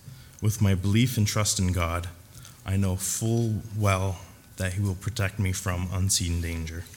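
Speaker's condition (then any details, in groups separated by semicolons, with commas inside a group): No condition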